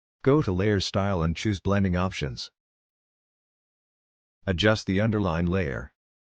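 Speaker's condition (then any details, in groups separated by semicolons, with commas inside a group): No condition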